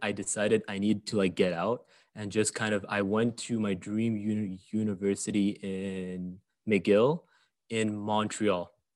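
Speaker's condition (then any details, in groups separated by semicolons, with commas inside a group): Stutter, mild; stutter from about age five, stuttered a lot in job interviews, overcome via self-development, small steps; mostly overcome in past few years, only a bit remains; slight residual stutter; repeated sounds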